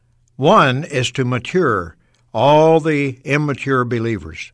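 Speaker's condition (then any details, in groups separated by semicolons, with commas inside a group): No condition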